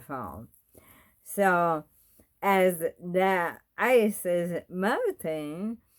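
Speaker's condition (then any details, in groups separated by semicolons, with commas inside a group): Bulbar ALS, bulbar onset; dysphagia, small bites, thickened food for safer swallow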